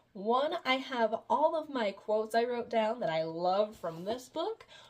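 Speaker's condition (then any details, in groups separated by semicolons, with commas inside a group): No condition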